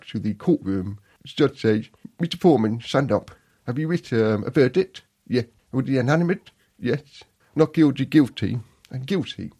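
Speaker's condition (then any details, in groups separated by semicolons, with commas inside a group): Profound deafness; born profoundly deaf, hearing parents, cochlear implant, learnt to speak rather than sign, lip-reads; learnt to speak through hard work in childhood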